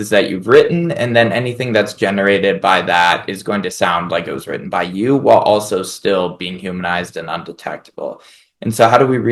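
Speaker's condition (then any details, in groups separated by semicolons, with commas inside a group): No condition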